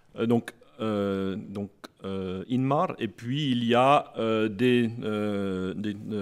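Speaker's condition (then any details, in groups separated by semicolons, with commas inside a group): No condition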